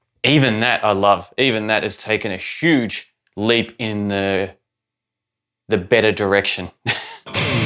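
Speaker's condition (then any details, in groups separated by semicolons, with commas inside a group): No condition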